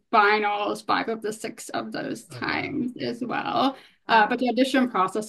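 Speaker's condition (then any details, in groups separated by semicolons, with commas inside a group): Hearing loss, bilateral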